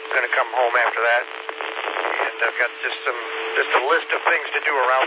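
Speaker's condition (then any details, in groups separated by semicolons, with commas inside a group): No condition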